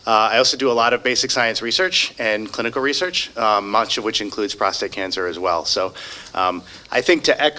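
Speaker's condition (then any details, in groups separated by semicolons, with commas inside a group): No condition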